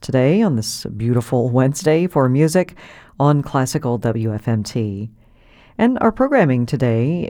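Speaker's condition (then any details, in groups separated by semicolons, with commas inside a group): No condition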